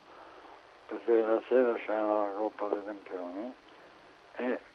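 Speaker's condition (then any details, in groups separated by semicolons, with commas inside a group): Amyotrophic lateral sclerosis; struggling with treatment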